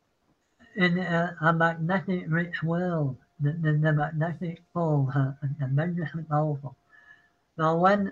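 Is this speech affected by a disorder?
Yes: Parkinson's; citing Parkinson's.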